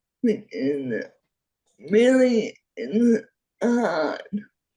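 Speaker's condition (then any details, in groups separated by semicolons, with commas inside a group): Friedreich's ataxia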